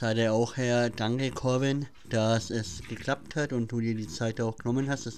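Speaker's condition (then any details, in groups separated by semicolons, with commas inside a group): Cleft palate; present since childhood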